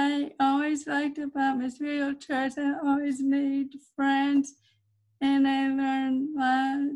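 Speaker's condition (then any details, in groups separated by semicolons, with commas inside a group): Cerebral palsy; processing disorder, hard to follow fast talkers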